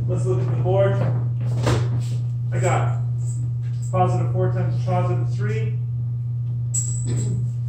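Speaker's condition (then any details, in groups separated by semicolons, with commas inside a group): No condition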